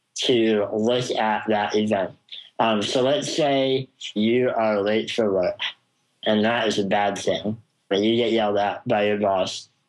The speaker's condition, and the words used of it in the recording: Spinal muscular atrophy. Like usually I talk to fitness experts and experts in the film editing industries and creative industries and today this guy I'm talking to is kind of kind of mumbly.